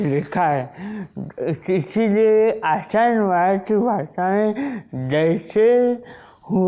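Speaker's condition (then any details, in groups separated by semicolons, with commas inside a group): Wilson's disease; onset at age 16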